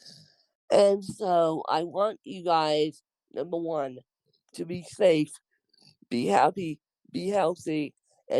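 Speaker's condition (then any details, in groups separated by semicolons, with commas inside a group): Cerebral palsy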